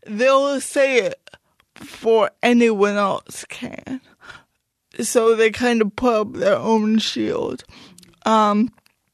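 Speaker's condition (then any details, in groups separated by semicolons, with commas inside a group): Cerebral palsy; lifelong very mild cerebral palsy, affects mouth and hands, slight balance problems, mild outward physical disability; speech noticeably affected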